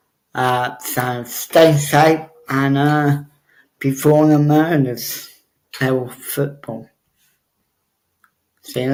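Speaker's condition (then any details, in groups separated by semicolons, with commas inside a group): Cerebral palsy; obvious speech impediment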